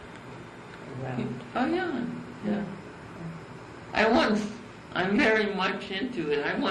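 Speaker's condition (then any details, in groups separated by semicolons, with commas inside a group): Cerebral palsy; from birth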